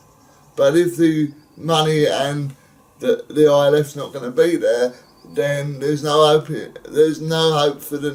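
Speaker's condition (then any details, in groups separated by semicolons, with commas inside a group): Cerebral palsy; wheelchair user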